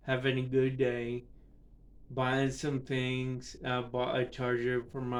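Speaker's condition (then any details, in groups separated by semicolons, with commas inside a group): Cerebral palsy; affects speech and balance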